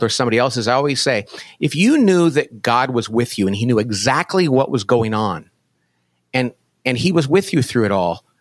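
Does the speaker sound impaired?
No.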